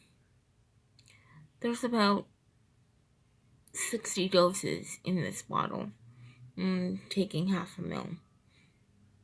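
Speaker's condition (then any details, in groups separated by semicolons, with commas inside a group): Cerebral palsy, triplegia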